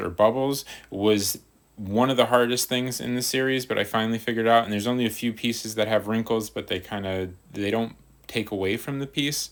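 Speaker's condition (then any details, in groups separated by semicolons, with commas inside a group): No condition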